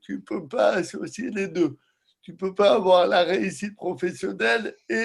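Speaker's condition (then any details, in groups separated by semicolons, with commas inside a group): Cerebral palsy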